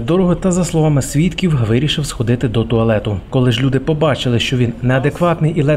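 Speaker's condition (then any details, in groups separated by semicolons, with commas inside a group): No condition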